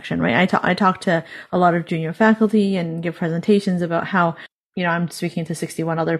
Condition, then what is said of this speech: None; typical speech.